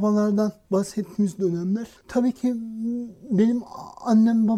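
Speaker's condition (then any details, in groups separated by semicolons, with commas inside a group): Cerebral palsy; unable to write by hand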